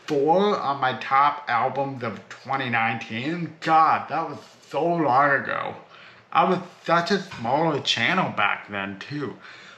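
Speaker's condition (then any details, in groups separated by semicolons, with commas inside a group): Cerebral palsy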